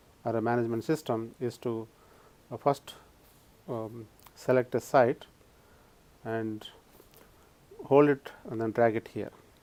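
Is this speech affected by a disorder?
No.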